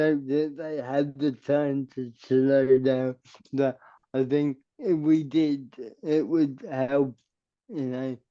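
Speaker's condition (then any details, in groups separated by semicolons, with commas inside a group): Cerebral palsy; speech impediment, rehearsed words for clarity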